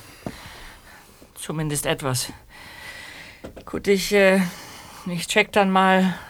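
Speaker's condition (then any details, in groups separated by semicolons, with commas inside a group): No condition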